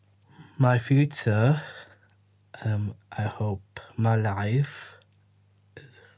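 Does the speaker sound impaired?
Yes: Down syndrome; speech not always clear, word-finding difficulty, helped when listeners wait.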